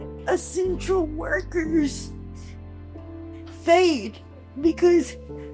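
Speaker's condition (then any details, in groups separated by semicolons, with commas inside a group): Cerebral palsy, quadriplegic; quadriplegic, all four limbs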